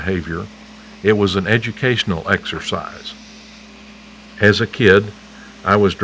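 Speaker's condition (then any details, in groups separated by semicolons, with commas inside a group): No condition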